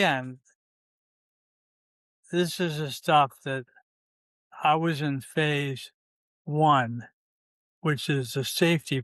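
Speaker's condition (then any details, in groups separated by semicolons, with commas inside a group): ALS, C9 mutation; limb onset in fingers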